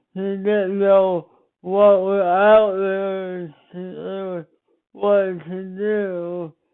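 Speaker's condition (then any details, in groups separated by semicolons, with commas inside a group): Speech impairment after birth surgery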